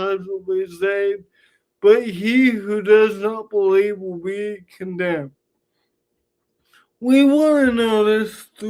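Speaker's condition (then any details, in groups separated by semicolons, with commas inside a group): Cerebral palsy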